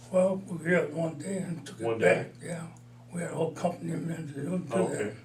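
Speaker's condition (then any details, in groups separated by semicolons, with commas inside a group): Parkinson's disease, mild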